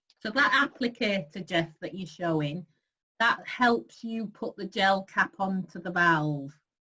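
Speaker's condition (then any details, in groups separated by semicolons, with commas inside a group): No condition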